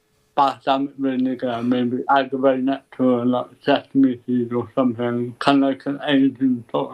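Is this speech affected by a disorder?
Yes: cerebral palsy; ataxic type.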